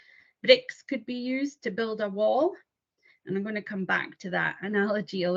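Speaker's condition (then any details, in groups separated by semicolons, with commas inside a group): No condition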